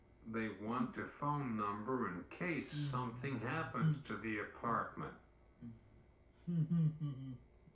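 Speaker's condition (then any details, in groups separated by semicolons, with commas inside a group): Cerebral palsy; uses wheelchair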